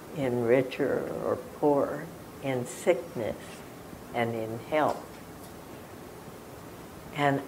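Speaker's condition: Spasmodic dysphonia; throat cancer suspected

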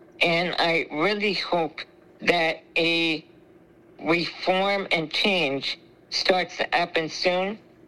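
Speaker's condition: Spinal muscular atrophy; congenital, terminal, given 10 years to live, feeding tube, ventilator, cough assist, suction machine, nebulizers, CPT vest; night ventilator 13 hours, lung medications every 4 hours, no breathing treatment 48 hours, oxygen standby; trouble chewing and swallowing, high choking risk, secretions stay in lungs, fluids via feeding tube

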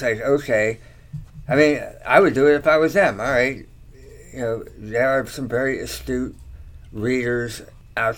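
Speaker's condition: Tongue cancer surgery; slight slur, talks okay

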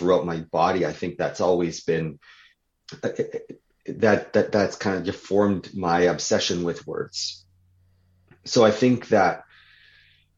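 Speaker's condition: Stuttering; stutter since childhood, ongoing as adult; unpredictable which words will be hard to say, constant ambush, words felt physically throughout body; repeated sounds

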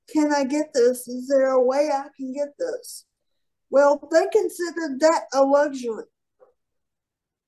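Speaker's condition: Cerebral palsy; declined physical therapy

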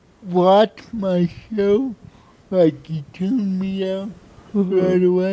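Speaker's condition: Cerebral palsy; no medication

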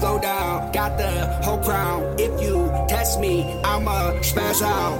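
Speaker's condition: No condition

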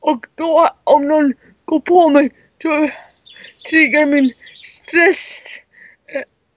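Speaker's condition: Cerebral palsy; severe, wheelchair user

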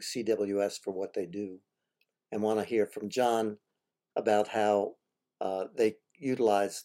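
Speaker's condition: No condition

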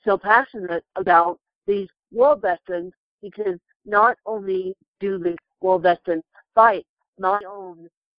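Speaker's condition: Cerebral palsy; can type but very slowly, writes books using Apple Siri speech dictation

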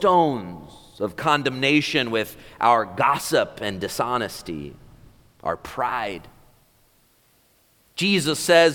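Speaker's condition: No condition

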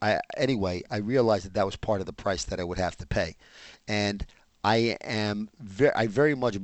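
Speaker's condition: Stuttering; stutter since school years, persists into adulthood, decades of work to control it; still stutters, well controlled; fast, cogent, occasional hesitations while getting breathing in check; repeated sounds

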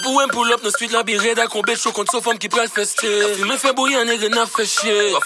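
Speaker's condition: No condition

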